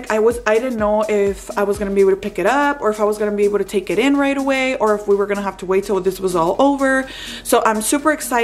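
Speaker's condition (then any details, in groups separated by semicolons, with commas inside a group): No condition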